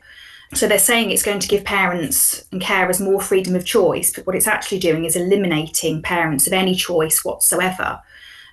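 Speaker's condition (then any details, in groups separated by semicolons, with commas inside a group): No condition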